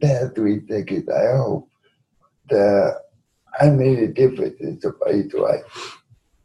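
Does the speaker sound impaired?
Yes: cerebral palsy, quadriplegic.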